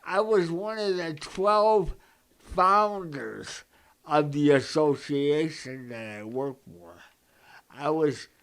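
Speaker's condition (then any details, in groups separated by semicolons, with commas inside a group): Cerebral palsy; present from birth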